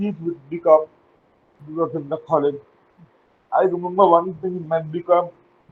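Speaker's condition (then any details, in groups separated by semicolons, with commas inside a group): Cerebral palsy; significantly reduced speech clarity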